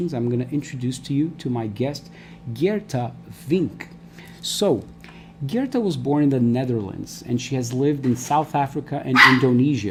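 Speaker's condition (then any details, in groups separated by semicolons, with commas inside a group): No condition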